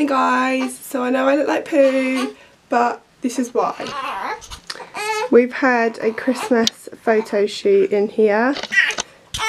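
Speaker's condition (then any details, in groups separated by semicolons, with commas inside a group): No condition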